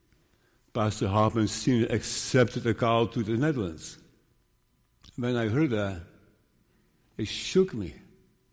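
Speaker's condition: Parkinson's disease; diagnosed 5 years ago

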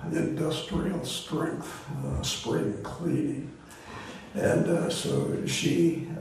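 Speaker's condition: Voice disorder; not contagious

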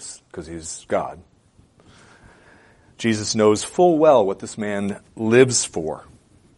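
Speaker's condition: No condition

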